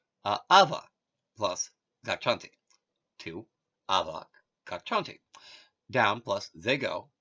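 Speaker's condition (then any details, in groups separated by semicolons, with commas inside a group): No condition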